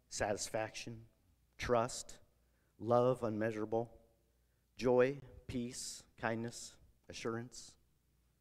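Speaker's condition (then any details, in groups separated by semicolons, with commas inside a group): No condition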